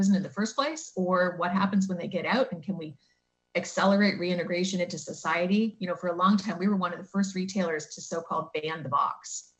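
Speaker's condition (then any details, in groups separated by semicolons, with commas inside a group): No condition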